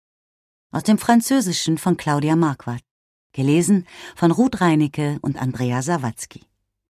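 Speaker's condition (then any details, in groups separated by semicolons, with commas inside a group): No condition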